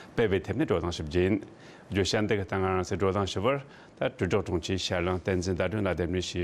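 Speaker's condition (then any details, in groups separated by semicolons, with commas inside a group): No condition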